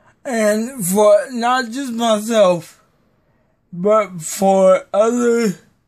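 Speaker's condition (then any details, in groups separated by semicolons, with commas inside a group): Cerebral palsy; may be hard to understand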